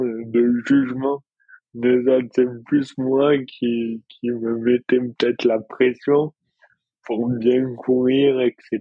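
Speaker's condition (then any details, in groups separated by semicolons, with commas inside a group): Dystonia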